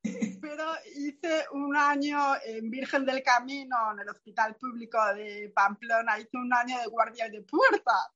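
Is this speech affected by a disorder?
Yes: profound bilateral hearing loss, post-meningitis profound bilateral sensorineural hearing loss; profound bilateral hearing loss from meningitis at four, cochlear implant at 30, earlier limited hearing aid; flat audiogram, hears nothing without implant, other ear unusable, second implant planned at Sierga, masks hinder; speech surprises people given deafness, childhood speech therapy abroad, relies on lip reading and facial gestures.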